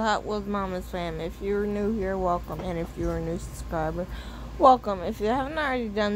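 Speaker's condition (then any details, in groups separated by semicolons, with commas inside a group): Cerebral palsy; from birth, multiple surgeries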